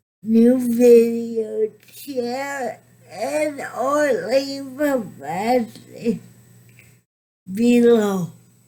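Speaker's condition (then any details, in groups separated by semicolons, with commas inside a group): Cerebral palsy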